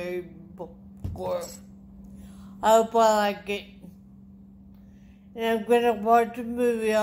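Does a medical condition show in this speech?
Yes: traumatic brain injury.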